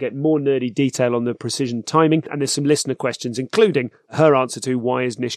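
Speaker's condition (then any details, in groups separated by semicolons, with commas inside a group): No condition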